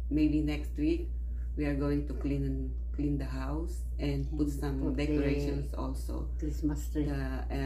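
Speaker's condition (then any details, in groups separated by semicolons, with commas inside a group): No condition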